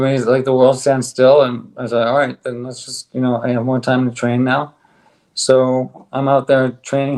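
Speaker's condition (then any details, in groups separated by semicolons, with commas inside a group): ALS; on drug, stronger bite, speaks better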